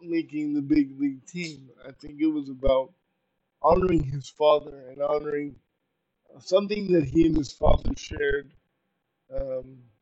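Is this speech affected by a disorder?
Yes: cerebral palsy; uses power wheelchair.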